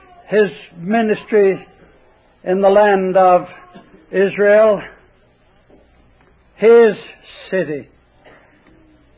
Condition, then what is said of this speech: None; typical speech.